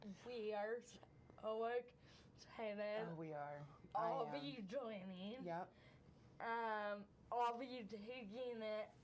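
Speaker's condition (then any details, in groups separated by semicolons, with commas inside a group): Cerebral palsy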